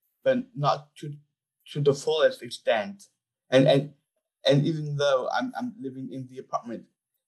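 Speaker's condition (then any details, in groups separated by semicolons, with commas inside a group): Down syndrome; called very articulate by host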